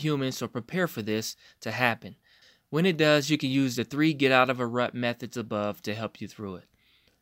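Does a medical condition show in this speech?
No.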